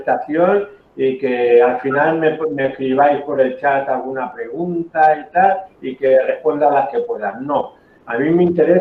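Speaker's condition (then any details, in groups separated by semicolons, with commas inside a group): No condition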